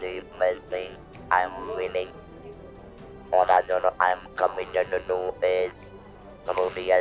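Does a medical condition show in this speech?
Yes: laryngectomy after vocal cord cancer; laryngectomy voice.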